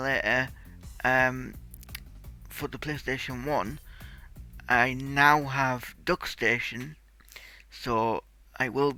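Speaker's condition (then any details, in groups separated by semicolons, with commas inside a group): Cerebral palsy; tight muscles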